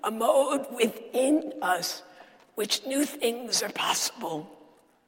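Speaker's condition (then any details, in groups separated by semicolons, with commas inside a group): Dysphonia; still preaches with this voice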